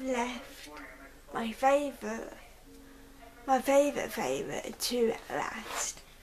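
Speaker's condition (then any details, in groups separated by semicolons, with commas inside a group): Cerebral palsy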